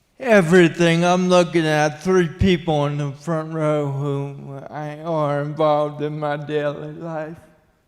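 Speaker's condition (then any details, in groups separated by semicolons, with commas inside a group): Cerebral palsy; speech impairment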